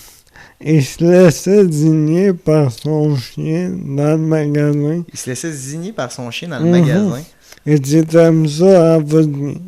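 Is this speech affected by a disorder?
Yes: amyotrophic lateral sclerosis.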